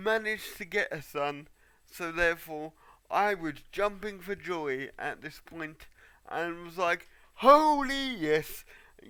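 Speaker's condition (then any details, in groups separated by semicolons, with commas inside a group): Cerebral palsy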